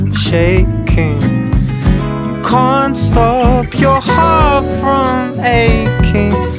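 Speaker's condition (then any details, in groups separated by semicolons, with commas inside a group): No condition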